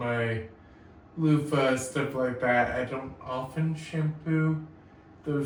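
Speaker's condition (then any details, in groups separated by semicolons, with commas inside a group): Friedreich's ataxia; uses ceiling lift for transfers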